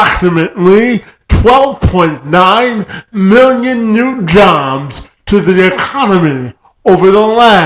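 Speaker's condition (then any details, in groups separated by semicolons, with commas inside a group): Cerebral palsy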